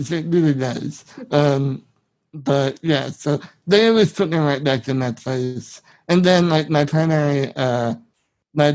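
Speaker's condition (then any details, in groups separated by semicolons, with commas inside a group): Spinal muscular atrophy; genetic, from birth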